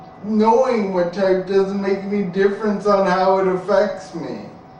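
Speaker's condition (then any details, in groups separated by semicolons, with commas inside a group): Ataxia; undiagnosed form, affects gait and balance; progressing, cycling to slow weakness; began stammering or slurring words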